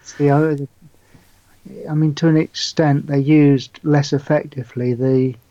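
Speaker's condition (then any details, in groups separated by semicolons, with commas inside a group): No condition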